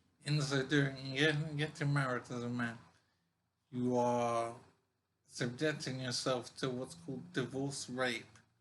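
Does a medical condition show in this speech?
Yes: brain injury.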